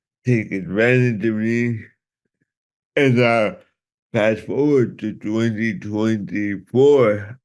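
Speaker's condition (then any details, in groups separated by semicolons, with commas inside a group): Cerebral palsy; from birth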